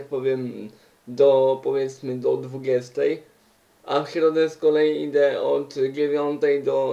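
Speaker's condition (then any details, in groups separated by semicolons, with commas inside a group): Cerebral palsy; uses wheelchair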